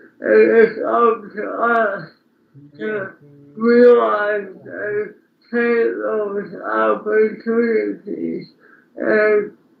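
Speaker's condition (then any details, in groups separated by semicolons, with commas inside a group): Speech impairment after birth surgery; cleft palate repaired surgically after birth, cerebral palsy, seizures; speech impairment from cleft palate and its surgery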